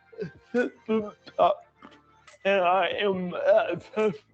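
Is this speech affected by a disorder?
Yes: cerebral palsy.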